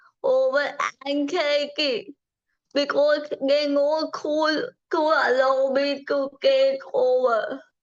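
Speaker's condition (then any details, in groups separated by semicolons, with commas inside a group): Cerebral palsy; from birth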